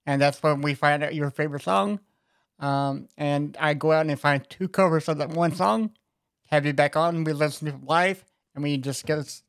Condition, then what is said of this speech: Cerebral palsy. I guess it's my voice is like yours, you know, like very low registered, you know.